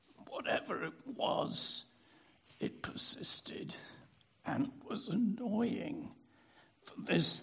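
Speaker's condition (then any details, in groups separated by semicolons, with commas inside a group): Spasmodic dysphonia; about 40 years since onset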